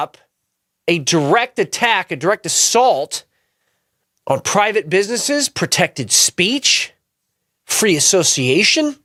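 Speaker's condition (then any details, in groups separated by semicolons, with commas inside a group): No condition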